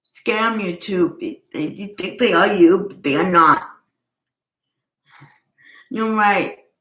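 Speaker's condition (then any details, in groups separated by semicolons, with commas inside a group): Cerebral palsy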